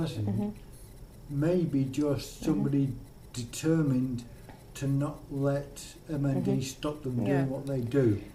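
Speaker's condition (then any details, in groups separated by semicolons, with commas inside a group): Motor neurone disease; one fall since diagnosis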